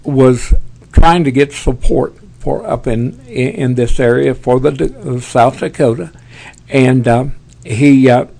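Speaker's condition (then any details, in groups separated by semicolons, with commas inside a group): Parkinson's; tremors as early symptom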